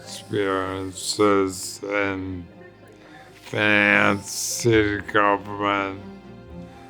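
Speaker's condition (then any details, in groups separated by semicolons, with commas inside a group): ALS; shortness of breath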